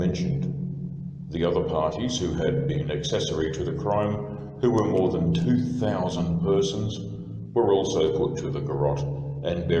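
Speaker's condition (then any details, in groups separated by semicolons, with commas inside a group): No condition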